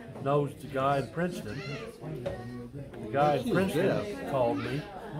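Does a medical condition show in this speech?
No.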